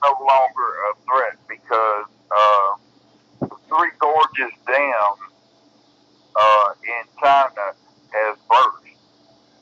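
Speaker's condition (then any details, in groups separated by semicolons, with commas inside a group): Cerebral palsy; bedbound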